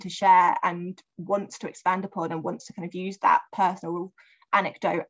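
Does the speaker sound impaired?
No.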